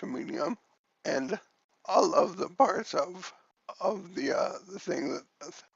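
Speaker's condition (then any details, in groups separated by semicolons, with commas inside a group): Cerebellar ataxia from brain tumour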